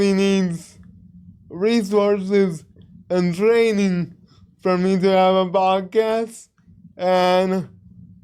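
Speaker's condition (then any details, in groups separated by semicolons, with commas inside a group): Cerebral palsy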